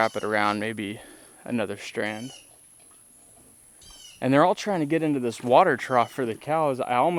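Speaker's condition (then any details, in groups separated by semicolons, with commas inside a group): No condition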